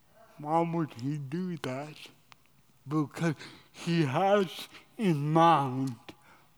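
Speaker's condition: Cerebral palsy; cerebral palsy from birth at St. Edward's (now Mercy Hospital)

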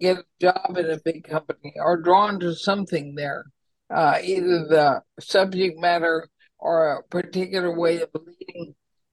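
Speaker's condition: ALS; slurred speech

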